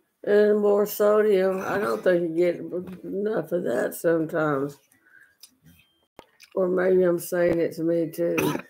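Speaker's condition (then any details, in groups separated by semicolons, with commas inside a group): Cerebral palsy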